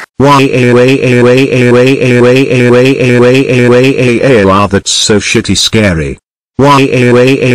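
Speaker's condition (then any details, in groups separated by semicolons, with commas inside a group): No condition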